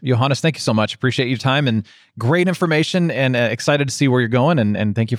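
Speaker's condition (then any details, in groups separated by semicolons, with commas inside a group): No condition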